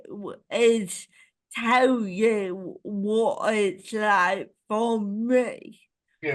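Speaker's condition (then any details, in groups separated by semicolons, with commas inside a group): Cerebral palsy; ataxic type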